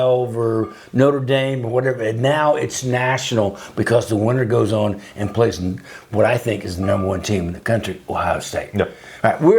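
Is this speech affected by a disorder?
No.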